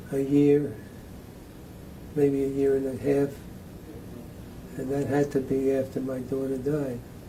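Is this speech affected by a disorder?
Yes: Parkinson's disease.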